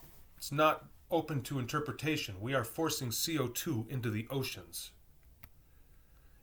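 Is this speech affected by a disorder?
No.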